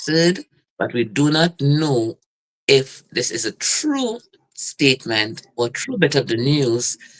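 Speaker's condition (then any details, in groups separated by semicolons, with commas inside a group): No condition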